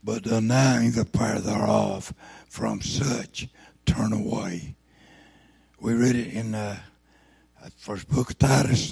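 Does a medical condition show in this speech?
Yes: throat cancer, lost vocal cord.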